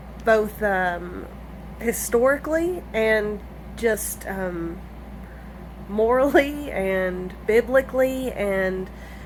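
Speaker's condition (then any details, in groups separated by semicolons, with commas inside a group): No condition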